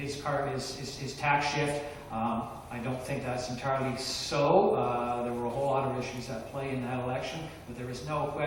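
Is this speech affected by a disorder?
No.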